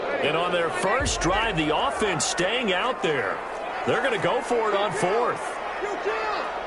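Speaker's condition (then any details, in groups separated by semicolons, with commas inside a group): No condition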